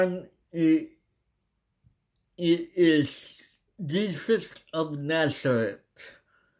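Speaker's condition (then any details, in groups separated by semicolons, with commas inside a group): Cerebral palsy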